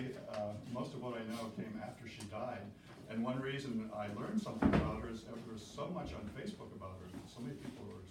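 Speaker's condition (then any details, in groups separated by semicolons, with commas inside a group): No condition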